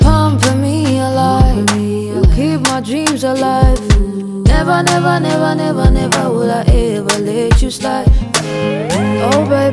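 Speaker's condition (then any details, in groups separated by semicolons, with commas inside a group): No condition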